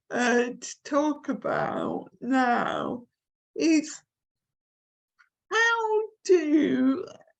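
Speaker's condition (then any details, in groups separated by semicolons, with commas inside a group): Cerebral palsy; from birth, affects limbs and neck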